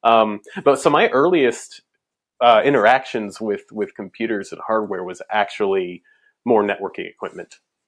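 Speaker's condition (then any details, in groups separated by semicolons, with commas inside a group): No condition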